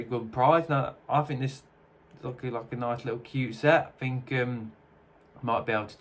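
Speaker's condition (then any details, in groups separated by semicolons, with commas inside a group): No condition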